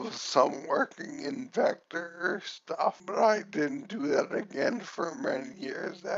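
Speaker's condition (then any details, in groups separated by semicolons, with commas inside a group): Cerebellar ataxia from brain tumour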